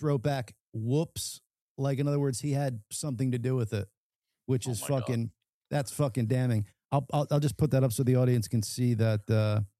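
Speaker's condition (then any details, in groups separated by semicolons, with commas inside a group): No condition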